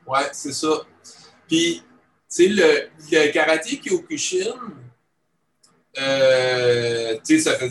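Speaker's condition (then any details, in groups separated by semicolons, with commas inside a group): Stuttering; genetic and neurological; stutters in daily life, partial control keeps spontaneity, full control would need changed voice; repeated sounds, prolonged sounds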